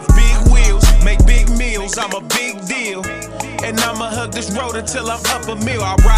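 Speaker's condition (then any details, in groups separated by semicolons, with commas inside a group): No condition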